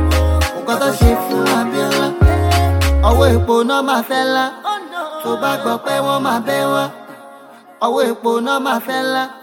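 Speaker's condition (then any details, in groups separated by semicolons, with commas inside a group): No condition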